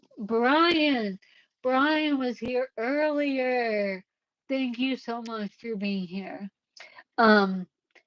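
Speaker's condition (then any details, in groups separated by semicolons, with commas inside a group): Cerebellar ataxia; caused by brain bleed, unsteady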